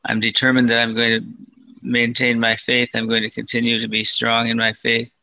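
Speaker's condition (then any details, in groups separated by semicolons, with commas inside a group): Parkinson's disease; Parkinson's disease diagnosed about six years before recording; about six years since diagnosis, mild symptoms, little progression, still able to work and teach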